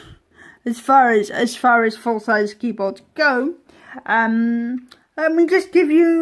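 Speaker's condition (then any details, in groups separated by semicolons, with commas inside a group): Cerebral palsy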